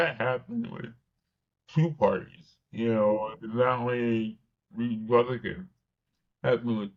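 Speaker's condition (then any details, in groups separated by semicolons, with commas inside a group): Cerebral palsy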